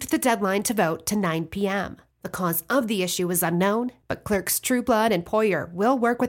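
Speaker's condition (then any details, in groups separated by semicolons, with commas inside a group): No condition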